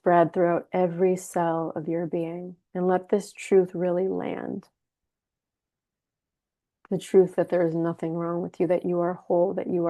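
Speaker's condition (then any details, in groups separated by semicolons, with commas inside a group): No condition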